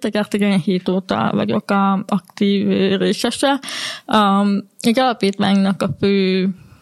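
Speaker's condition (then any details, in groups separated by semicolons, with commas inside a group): Hearing impairment; grew up hearing-impaired in mainstream integration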